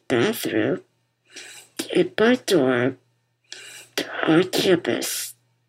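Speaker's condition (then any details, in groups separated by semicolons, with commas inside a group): Muscular dystrophy; congenital muscular dystrophy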